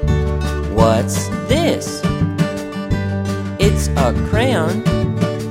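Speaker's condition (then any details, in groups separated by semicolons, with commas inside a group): No condition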